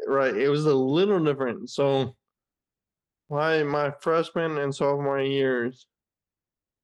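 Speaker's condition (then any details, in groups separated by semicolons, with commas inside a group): Friedreich's ataxia; age 28, 14 years since diagnosis, still progressing, uses wheelchair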